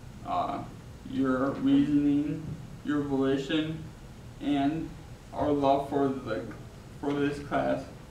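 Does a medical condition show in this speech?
Yes: traumatic brain injury.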